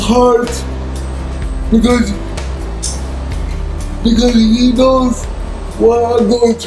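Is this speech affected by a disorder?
Yes: cerebral palsy; unable to walk.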